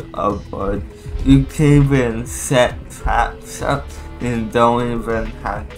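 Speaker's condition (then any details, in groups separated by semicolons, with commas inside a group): Cerebral palsy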